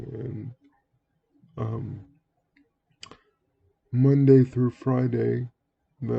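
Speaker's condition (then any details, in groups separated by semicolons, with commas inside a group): Cerebral palsy; speaks relatively well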